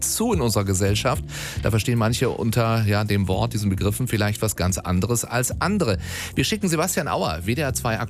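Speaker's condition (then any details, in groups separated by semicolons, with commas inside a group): No condition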